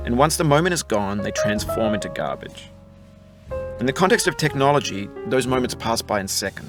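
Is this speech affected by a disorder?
No.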